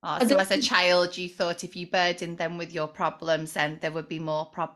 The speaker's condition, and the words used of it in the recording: No condition.